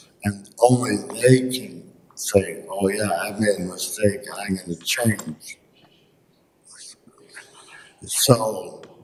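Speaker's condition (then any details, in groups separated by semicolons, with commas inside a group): Traumatic brain injury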